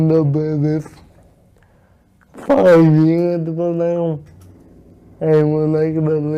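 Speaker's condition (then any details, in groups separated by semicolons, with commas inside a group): Cerebral palsy; difficult speaking, often not understood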